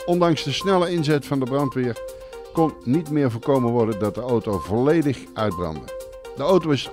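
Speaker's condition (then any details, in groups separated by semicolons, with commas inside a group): No condition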